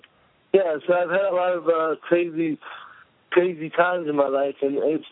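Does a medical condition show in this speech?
Yes: cerebral palsy; speech may sound drunk to radio listeners.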